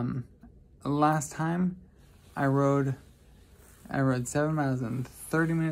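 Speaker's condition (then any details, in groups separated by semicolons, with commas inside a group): Traumatic brain injury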